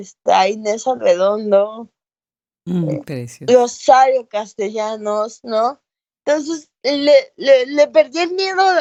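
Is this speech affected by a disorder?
Yes: cerebral palsy.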